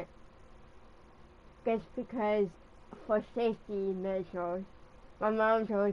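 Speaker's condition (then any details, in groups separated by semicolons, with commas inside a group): Cerebral palsy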